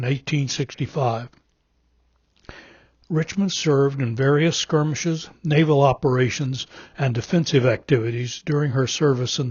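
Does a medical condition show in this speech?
No.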